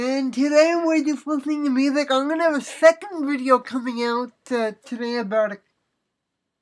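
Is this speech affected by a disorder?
Yes: cerebral palsy.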